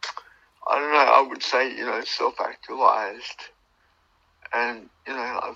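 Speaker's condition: Cerebral palsy; from birth, born two months premature, died twice at birth, brain damage; wheelchair user, much difficulty with motor function

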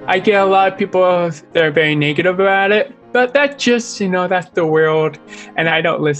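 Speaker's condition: Deafness; born deaf both ears, implant at 13, redone after implant

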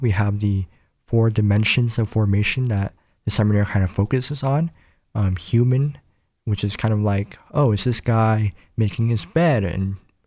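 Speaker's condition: Cleft palate; nose and lip

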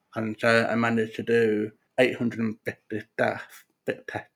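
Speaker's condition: Profound deafness; no hearing

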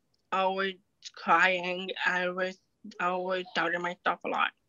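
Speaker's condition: Deafness, acquired at age 4 after ear infection; relies on lip reading

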